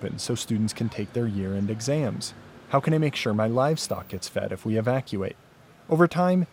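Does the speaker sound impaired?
No.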